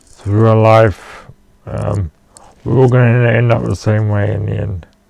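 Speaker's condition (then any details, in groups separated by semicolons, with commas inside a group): Cerebral palsy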